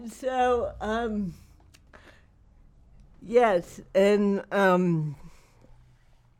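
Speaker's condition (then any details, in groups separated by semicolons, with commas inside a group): Cerebral palsy; not degenerative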